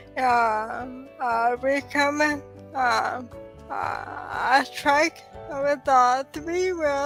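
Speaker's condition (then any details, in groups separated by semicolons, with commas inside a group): ALS; sporadic form, onset in pinky finger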